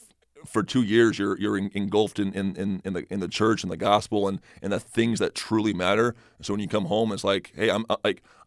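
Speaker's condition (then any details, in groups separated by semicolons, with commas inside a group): Stutter; trips over words, can't get words out off the cuff, less when prepared, confident; repeated sounds, repeated words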